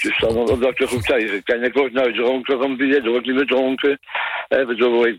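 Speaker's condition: Tongue cancer; smoked from age 14

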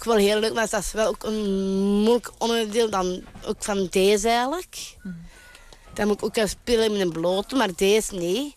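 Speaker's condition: Down syndrome; performing as gnome in theater, gnome language without full sentences, calls out on stage

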